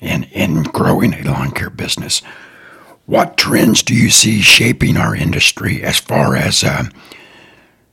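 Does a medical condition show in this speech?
Yes: throat cancer; fears listeners criticizing voice.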